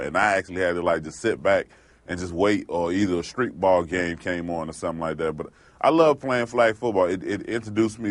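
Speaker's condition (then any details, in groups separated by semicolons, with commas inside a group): No condition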